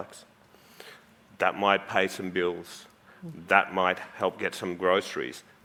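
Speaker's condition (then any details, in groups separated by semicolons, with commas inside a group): No condition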